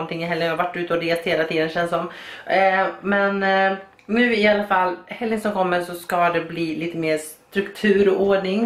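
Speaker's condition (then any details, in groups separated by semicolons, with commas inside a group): No condition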